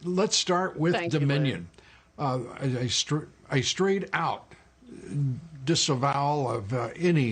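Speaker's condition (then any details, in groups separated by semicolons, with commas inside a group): No condition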